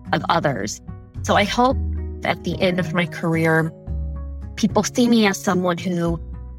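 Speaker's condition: No condition

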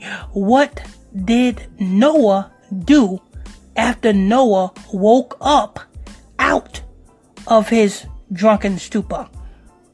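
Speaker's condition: No condition

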